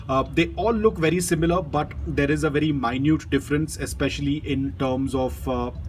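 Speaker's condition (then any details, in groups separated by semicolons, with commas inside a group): No condition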